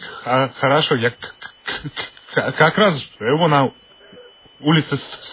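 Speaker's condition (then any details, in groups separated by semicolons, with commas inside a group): Stuttering; audible stutter in ordinary conversational speech during call; fluent when reciting verse or singing, sings Ukrainian song fluently; repeated sounds, prolonged sounds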